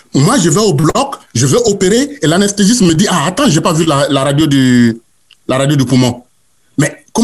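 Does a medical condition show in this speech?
No.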